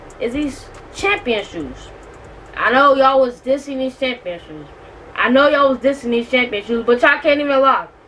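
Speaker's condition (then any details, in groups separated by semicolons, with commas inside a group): No condition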